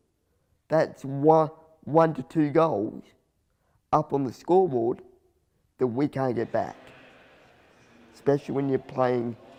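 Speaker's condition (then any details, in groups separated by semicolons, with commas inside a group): Cerebral palsy; from birth, affects body muscles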